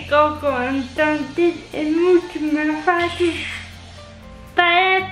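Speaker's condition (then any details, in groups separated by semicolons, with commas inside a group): Cerebral palsy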